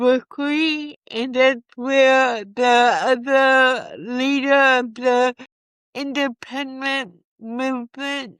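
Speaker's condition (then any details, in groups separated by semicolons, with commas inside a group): Cerebral palsy; from birth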